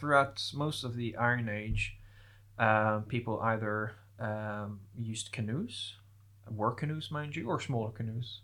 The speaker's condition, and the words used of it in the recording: None; typical speech.